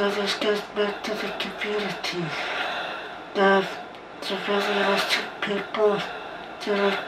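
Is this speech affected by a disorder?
Yes: ALS; genetic FUS mutation, highly aggressive, onset as limp.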